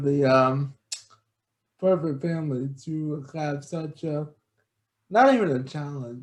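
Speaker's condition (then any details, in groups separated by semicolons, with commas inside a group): Cerebral palsy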